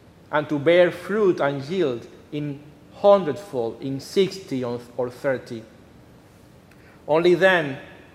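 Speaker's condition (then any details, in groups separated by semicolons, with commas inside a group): No condition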